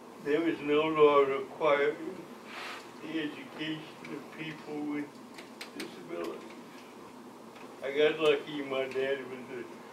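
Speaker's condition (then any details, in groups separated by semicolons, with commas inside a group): Cerebral palsy; from birth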